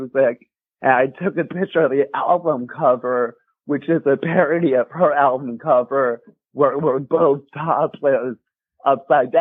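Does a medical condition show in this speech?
Yes: muscular dystrophy.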